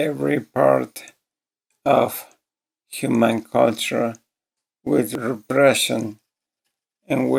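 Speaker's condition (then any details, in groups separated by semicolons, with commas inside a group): ALS; voice severely damaged, hard to understand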